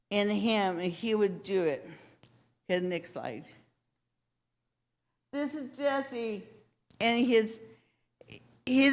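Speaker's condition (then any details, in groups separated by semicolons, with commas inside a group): Cerebral palsy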